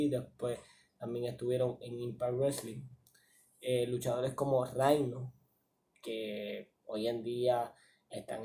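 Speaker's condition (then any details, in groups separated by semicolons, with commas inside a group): No condition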